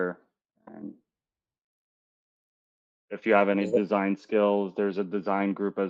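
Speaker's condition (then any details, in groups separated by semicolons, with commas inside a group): No condition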